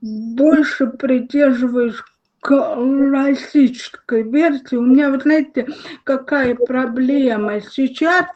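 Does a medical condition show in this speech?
Yes: cerebral palsy, spastic diplegia; caused by birth trauma; more or less stable.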